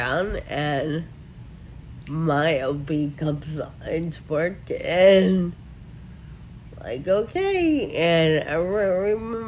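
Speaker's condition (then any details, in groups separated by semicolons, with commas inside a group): Friedreich ataxia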